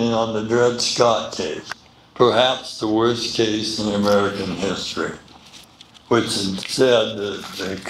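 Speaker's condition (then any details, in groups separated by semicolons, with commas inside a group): Medical condition affecting speech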